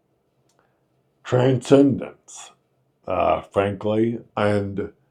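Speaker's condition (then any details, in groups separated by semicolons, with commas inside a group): Friedreich's ataxia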